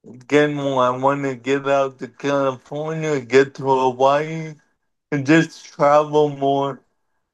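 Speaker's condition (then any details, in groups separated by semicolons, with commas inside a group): Cerebral palsy; wheelchair over the years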